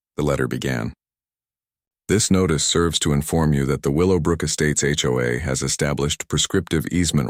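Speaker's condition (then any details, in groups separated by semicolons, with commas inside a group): No condition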